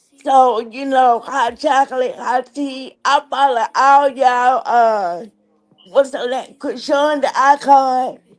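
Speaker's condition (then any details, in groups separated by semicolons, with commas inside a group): Cerebral palsy; recognized around age 3 or 4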